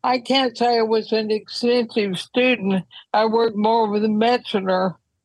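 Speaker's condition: ALS; wheelchair use when traveling

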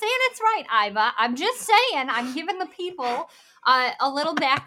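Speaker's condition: Bilateral cleft lip and palate; congenital

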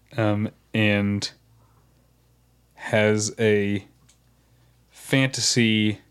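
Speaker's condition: No condition

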